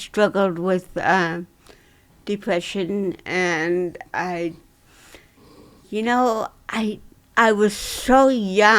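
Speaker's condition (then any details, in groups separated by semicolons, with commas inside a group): Cerebral palsy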